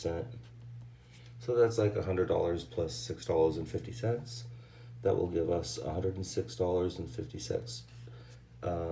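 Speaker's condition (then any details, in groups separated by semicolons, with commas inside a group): No condition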